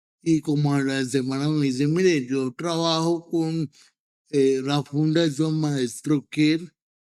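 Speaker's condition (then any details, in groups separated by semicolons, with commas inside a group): Cerebral palsy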